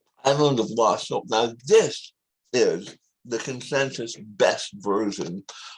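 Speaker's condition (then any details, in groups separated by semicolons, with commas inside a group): Tongue cancer surgery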